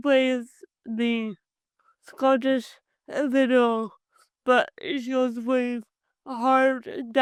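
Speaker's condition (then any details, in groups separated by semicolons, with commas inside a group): Cerebral palsy; from birth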